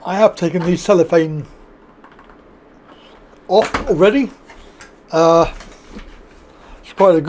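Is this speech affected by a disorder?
Yes: cerebral palsy.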